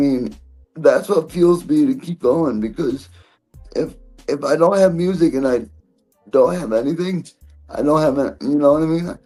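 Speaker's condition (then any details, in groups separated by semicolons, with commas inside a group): Cerebral palsy; present from birth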